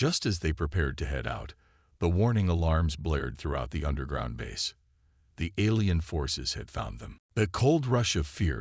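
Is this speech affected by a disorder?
No.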